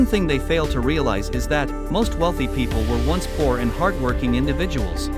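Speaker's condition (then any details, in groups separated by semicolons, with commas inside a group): No condition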